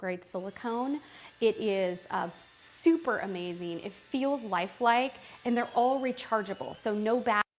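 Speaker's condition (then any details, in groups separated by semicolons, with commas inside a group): No condition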